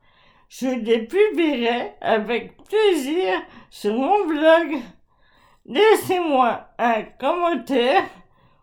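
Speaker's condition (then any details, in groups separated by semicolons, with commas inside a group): ALS (Charcot's disease); progressive muscle atrophy throughout body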